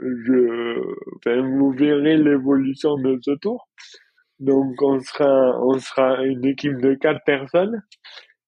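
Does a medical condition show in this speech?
Yes: dystonia; rare neurological dystonia, involuntary muscle contractions, onset in childhood, daily physical effort, heavier for past 5 years; receives injections, more pain before injection, improved balance, no longer falls.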